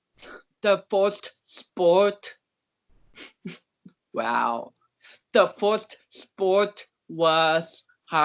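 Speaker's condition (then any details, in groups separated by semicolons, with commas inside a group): Cerebral palsy; oxygen loss at birth, affects speech, walking, balance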